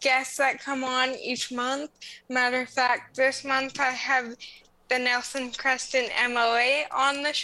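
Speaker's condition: Cerebral palsy; congenital spastic cerebral palsy

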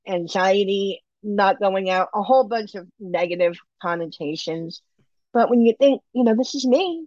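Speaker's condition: Bilateral cleft lip and palate; congenital, about 20 surgeries from 3 months to mid-20s, two upper jaw bone grafts, skin grafts, plastic surgery; surgeries needed to function normally with eating, speaking, drinking

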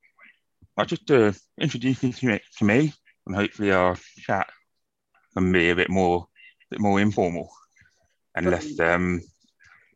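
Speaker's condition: Profound deafness, acquired from meningitis

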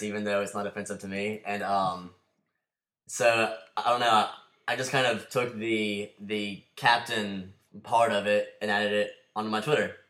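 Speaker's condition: Stutter; repeated sounds, repeated words

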